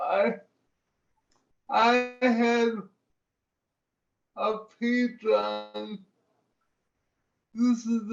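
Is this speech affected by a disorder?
Yes: cerebral palsy; limited use of the hands.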